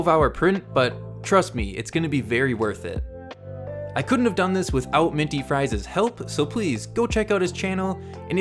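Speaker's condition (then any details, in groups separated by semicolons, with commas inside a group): No condition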